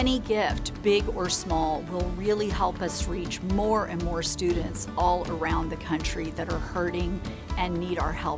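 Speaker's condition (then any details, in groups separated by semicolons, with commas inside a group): No condition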